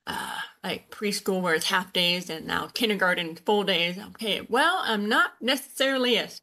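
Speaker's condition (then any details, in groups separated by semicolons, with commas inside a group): Usher syndrome, born deaf; hearing aids from age 2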